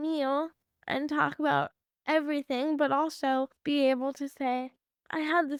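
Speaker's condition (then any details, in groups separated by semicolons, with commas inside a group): Cerebral palsy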